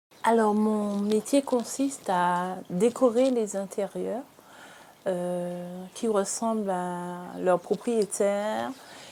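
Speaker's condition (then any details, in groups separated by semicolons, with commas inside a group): No condition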